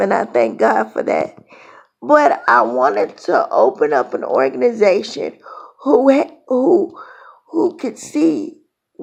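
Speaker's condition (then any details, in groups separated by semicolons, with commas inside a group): Cerebral palsy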